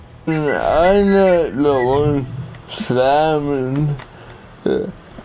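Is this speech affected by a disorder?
Yes: cerebral palsy; atypical speech.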